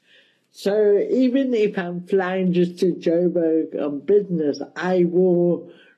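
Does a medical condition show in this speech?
Yes: cerebral palsy, mild; speech mildly affected.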